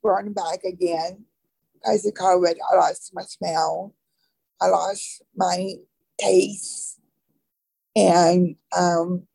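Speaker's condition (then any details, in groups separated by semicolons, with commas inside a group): Cerebral palsy; from birth, birth defect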